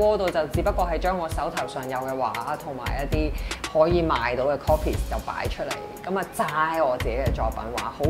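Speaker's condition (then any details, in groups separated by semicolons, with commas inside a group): No condition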